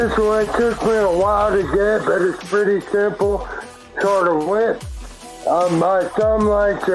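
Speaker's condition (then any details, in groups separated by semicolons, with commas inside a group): Traumatic brain injury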